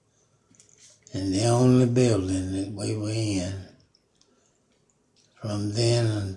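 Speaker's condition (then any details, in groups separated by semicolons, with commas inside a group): Parkinson's; about 5 years since onset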